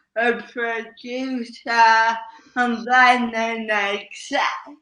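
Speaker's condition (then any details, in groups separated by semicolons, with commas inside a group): Cerebral palsy; slow speech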